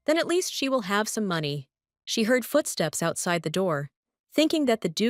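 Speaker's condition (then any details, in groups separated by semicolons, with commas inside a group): No condition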